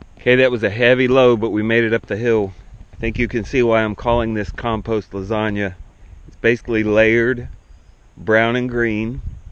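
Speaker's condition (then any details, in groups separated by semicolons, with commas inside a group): No condition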